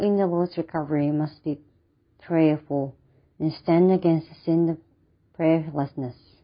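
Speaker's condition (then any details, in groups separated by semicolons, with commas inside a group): No condition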